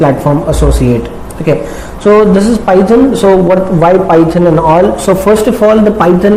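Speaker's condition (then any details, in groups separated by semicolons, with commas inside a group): No condition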